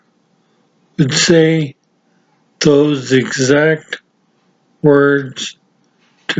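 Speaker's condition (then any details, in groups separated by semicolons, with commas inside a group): Severe traumatic brain injury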